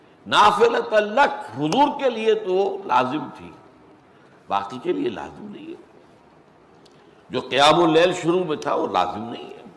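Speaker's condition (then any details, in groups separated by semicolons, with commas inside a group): No condition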